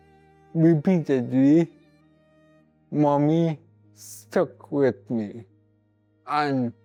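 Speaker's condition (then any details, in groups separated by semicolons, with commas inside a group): Cerebral palsy; from birth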